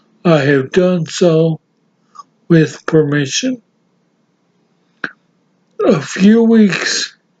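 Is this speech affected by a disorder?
Yes: severe brain injury; variable speech patterns defeated voice recognition software.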